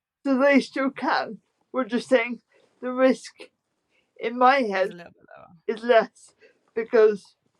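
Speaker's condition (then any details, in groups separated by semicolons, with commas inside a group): Spastic quadriplegic cerebral palsy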